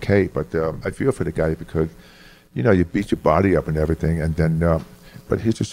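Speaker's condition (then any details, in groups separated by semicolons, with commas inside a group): Hearing loss; about 75% hearing loss from close to birth; left ear surgery about 5 years ago, no hearing aid in left ear now, hears much better; severe speech impediment since childhood, very monotone speech, studied phonetics for inflection, improved over years, new york accent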